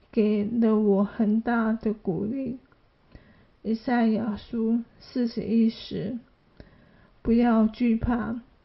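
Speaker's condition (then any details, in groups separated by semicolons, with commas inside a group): ALS; adult onset, hand weakness, arm muscle atrophy, involuntary muscle twitching throughout body, progressive muscle loss; reduced stamina, needs help dressing, brushing teeth, bathing and using phone; slower speech, quieter voice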